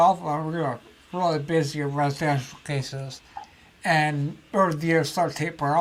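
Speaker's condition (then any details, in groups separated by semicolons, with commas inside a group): Ataxia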